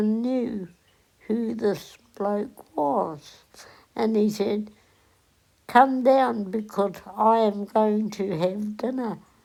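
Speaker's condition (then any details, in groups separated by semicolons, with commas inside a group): Cerebral palsy; onset at 8 days old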